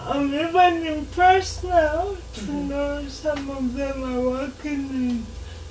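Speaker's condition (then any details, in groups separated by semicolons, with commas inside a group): Cerebral palsy; since birth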